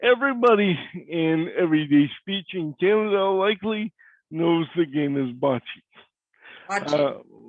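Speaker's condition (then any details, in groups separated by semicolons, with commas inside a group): Cerebral palsy; voice is different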